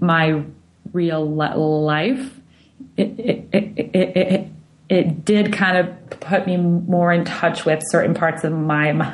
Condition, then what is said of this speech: Stuttering. Which I think the problem is just like feeling how helpless or like feeling trapped when I'm stuttering.